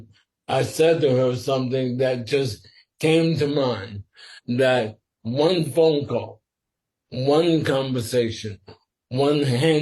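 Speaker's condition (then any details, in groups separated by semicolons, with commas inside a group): Sporadic ALS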